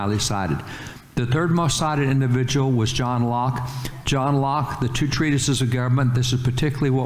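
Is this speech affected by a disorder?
No.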